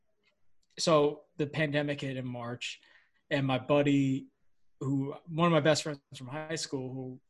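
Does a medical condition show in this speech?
No.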